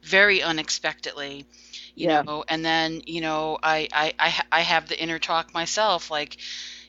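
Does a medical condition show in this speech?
Yes: stuttering; woman who stutters, openly discloses stuttering; formerly avoided speaking situations, speechless at first self-help group meeting, said name and stutter by fourth or fifth; here repeated words.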